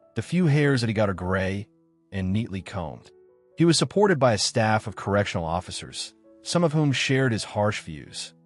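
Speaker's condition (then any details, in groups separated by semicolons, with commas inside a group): No condition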